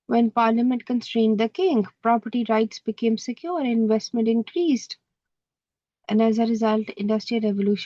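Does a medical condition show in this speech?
No.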